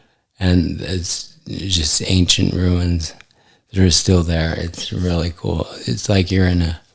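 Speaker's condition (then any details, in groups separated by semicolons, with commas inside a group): ALS; affects hand function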